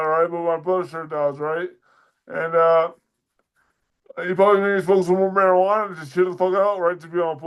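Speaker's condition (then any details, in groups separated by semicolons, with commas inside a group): Dysarthria; weaker speech muscles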